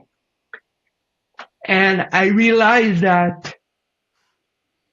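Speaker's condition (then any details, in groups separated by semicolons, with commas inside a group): Cerebral palsy; present from birth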